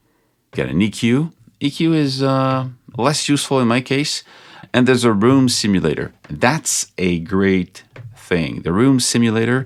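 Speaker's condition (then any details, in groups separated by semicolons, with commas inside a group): No condition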